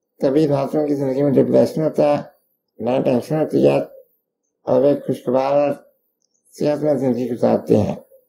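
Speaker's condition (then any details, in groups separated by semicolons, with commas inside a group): Duchenne muscular dystrophy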